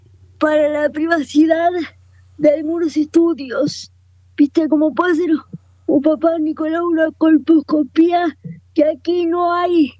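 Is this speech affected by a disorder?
Yes: cerebral palsy; motor disability, described as quadriparalysis, wheelchair user, phone on mounted holder; speech affected along with mobility, confirmed by speaker.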